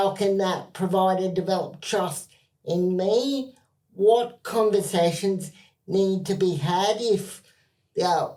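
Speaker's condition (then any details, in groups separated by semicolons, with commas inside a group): Cerebral palsy spastic quadriplegia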